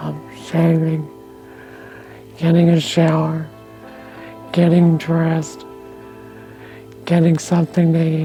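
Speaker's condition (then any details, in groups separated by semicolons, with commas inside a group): ALS; speech affected with progression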